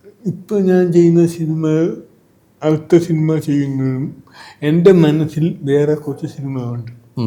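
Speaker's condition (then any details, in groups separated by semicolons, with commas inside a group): Cerebral palsy; from birth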